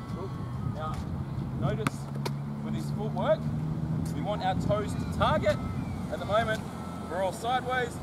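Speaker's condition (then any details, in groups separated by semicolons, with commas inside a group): No condition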